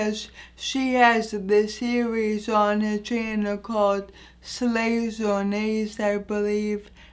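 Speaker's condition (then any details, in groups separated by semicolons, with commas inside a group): Anoxic brain injury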